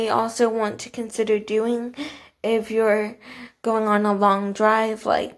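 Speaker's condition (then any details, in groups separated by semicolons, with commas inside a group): Cerebral palsy, athetoid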